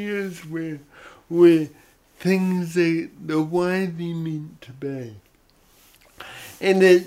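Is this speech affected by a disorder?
Yes: cerebral palsy; odd sort of voice.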